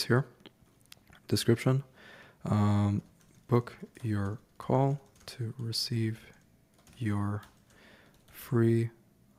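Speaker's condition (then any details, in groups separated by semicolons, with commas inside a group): No condition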